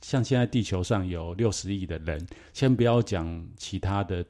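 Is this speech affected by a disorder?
No.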